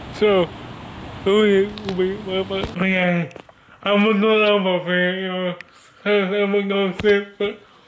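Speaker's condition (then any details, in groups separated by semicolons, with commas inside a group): Cerebral palsy; body affected; speech disability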